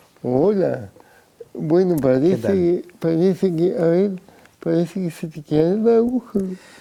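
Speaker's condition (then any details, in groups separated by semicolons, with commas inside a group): Cerebral palsy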